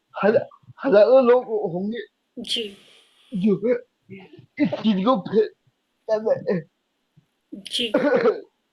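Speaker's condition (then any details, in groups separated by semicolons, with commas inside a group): Cerebral palsy; could not speak as a child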